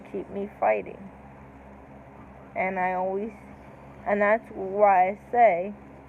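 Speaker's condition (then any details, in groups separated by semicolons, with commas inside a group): Cerebral palsy; unable to walk, multiple surgeries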